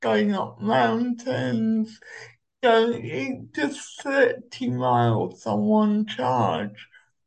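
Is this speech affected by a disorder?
Yes: cerebral palsy; uses Omeo wheelchair.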